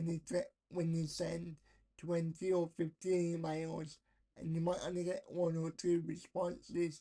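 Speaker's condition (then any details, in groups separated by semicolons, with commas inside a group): Cerebral palsy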